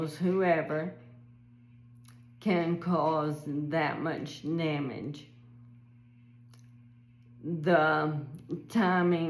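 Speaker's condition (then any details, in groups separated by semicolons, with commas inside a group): ALS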